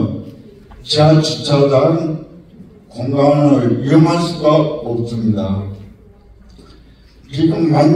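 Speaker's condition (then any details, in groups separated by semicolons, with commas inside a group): Brain lesion disability; uses wheelchair, severely disabled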